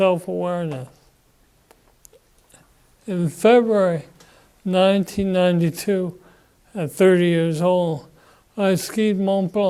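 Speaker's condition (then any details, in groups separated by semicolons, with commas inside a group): Parkinson's disease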